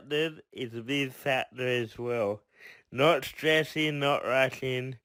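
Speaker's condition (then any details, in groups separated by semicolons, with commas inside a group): Cerebral palsy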